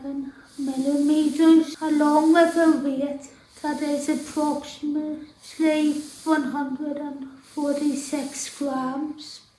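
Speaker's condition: Tracheostomy and ventilator dependent

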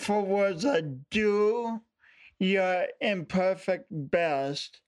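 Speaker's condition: Speech impediment; still has speech impediment, speaks publicly

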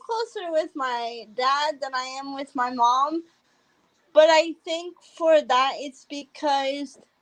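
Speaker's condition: Cerebral palsy; drives electric wheelchair

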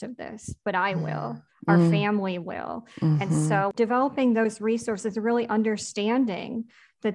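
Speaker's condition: Cleft palate; congenital cleft palate

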